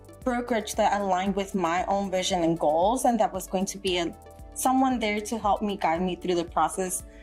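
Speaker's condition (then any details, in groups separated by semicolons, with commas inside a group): No condition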